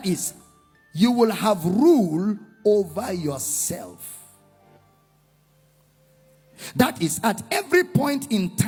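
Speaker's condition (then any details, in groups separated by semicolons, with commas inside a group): No condition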